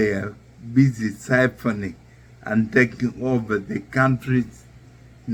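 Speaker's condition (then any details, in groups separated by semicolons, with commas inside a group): Neurological disease; struggling to speak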